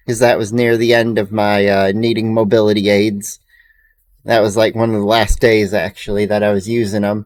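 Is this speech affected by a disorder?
No.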